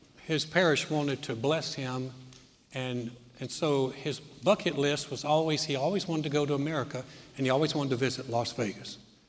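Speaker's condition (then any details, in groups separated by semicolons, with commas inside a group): No condition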